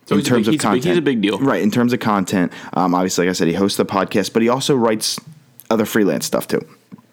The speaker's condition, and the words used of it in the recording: None; typical speech.